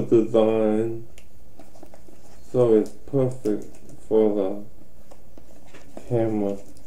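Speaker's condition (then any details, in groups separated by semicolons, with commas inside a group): Ataxic cerebral palsy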